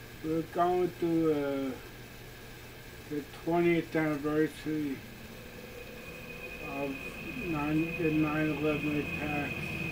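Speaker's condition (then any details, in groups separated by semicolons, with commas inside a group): Cerebellar ataxia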